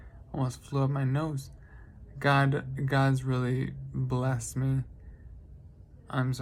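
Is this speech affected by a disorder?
Yes: traumatic brain injury.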